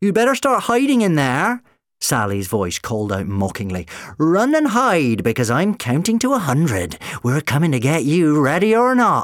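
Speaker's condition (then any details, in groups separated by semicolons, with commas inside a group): No condition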